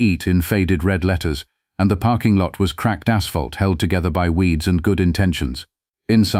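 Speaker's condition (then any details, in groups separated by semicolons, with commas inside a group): No condition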